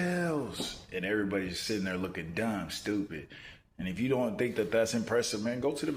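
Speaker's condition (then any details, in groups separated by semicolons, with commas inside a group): No condition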